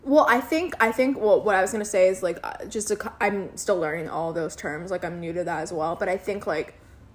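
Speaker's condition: No condition

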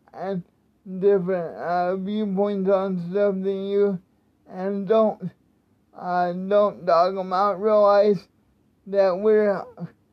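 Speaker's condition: Cerebral palsy; speech not affected by disability

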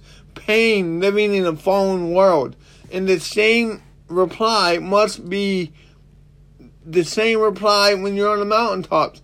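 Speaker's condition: Cerebral palsy; possibly lifelong

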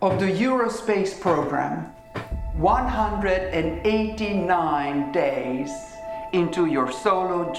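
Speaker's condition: No condition

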